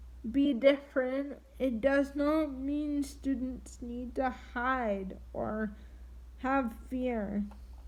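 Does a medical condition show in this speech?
Yes: triplegic cerebral palsy.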